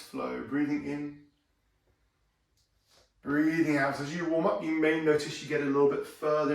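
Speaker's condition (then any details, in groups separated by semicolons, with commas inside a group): No condition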